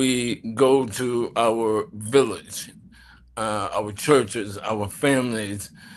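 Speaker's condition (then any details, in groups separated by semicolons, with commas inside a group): ALS; early course, affecting speech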